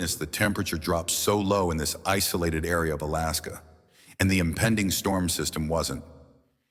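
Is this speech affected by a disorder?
No.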